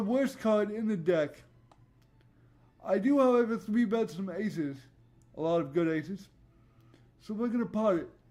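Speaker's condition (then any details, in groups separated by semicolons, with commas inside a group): Cerebral palsy; voice tone sometimes odd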